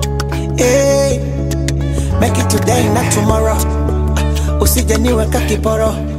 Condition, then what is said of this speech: No condition.